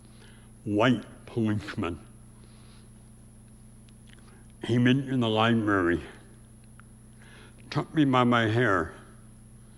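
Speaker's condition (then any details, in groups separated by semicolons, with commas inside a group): Severe speech impediment; about age 84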